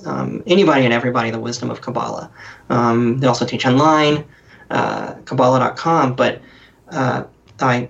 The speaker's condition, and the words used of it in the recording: Cleft palate. You know, when I was younger, my voice, you know, has a different sound, a more nasal kind of sound.